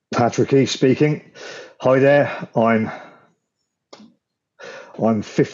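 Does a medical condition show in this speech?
Yes: stammer; lifelong stammer since early childhood; two Maguire program courses, Gareth Gates instructor, breath focus, releases air on block, repeats word attacking first sound; freezing, unable to speak in conversations, formerly whispered to hide stutter, occasional phone stammering; here repeated words, blocks.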